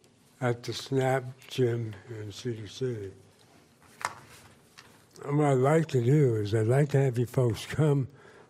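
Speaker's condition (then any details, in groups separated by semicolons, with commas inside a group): Parkinson's disease; boxing-type training at Snap Fitness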